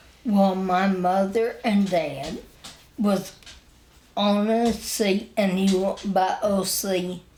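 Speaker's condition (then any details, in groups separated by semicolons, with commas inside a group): Spinal ataxia; wheelchair user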